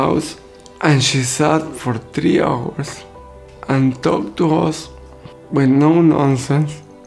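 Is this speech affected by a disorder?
Yes: motor neurone disease; onset with loosening grip; cannot write or hold a book.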